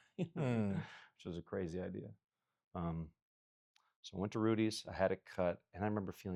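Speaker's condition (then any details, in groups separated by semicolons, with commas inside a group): No condition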